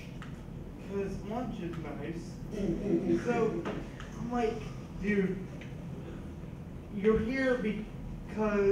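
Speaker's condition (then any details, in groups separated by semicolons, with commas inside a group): Cerebral palsy; scoliosis, spinal rebuild surgery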